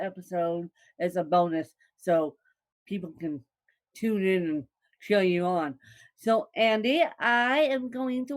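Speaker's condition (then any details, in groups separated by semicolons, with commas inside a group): Cerebral palsy, mixed, moderate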